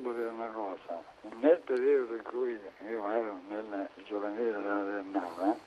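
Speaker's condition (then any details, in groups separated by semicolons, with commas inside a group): Amyotrophic lateral sclerosis; diagnosed after medical visits and diagnostic exams, diagnosis made quickly by 35-year-old researcher, currently 58; treating physician Giuseppe Stipa, Santa Maria Hospital of Terni, struggling with treatment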